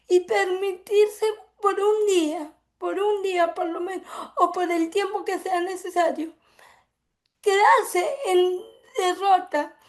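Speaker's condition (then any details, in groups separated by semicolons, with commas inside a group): Cerebral palsy; affects speech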